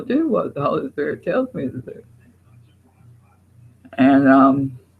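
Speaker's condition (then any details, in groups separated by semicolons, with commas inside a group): Parkinson's; on medication, surgery some years before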